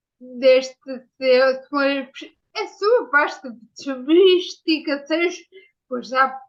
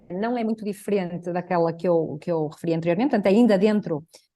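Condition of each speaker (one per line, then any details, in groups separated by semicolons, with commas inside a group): Ataxia after brain injury
No condition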